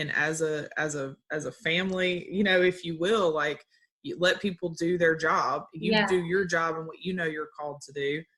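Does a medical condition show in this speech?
No.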